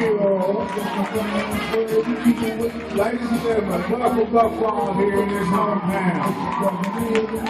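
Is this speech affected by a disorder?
No.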